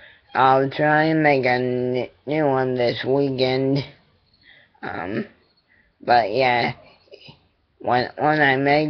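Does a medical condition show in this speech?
Yes: cerebral palsy; attending therapy.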